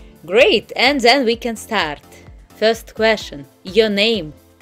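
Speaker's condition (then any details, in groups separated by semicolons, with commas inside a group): No condition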